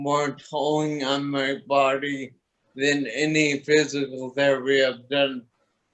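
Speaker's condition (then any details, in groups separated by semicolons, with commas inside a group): Toxic leukoencephalopathy, locked-in syndrome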